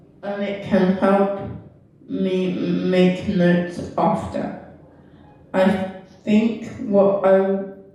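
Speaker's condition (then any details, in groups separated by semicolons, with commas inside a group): Cerebral palsy; left side weaker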